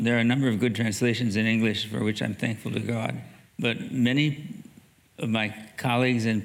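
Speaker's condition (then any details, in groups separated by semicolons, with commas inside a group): Parkinson's disease; mild left hand tremor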